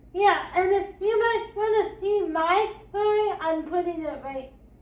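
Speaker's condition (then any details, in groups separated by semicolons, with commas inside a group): Cerebral palsy, spastic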